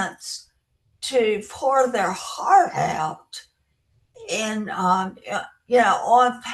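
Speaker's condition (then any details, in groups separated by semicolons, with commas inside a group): Brain injury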